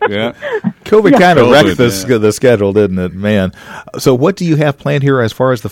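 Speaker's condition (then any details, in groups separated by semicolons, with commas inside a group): No condition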